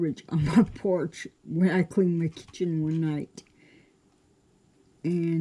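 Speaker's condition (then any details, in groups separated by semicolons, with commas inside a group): Cerebral palsy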